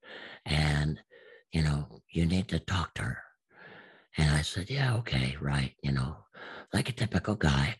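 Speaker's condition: Absent vocal cords; confirmed on repeated exams

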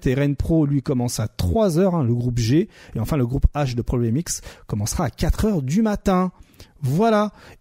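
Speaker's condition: No condition

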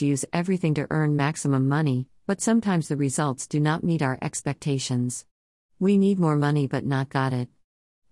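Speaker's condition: No condition

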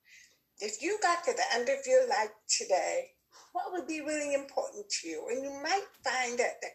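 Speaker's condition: Deafness; born with normal hearing

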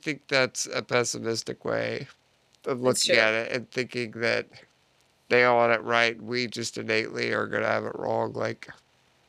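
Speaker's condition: Duchenne muscular dystrophy

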